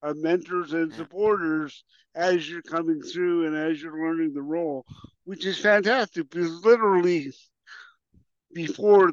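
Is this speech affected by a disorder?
Yes: cerebral palsy; some 40 years ago.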